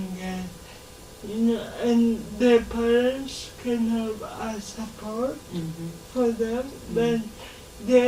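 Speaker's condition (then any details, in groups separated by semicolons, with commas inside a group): Cerebral palsy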